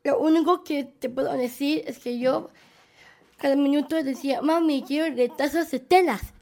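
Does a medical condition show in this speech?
Yes: Down syndrome; present from birth.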